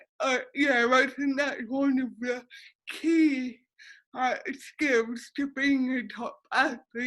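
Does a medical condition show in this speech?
Yes: cerebral palsy.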